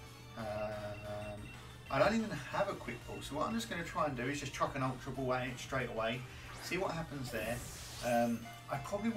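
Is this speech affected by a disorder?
No.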